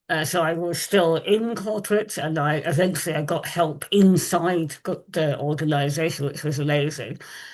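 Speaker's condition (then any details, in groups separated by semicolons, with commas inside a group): Moebius syndrome facial paralysis; congenital rare facial paralysis; limited communication, compensates with voice modulation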